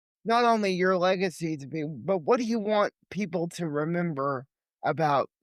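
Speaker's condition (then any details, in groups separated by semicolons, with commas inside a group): Cerebral palsy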